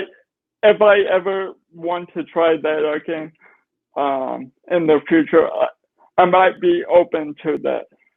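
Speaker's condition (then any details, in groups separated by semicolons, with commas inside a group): Cerebral palsy; nonverbal at age 3, speech therapy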